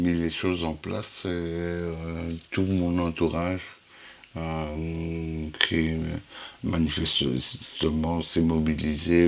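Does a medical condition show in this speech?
Yes: Huntington's disease; inherited, 43 repeats.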